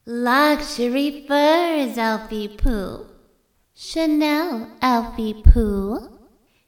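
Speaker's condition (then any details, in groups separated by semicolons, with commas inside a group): No condition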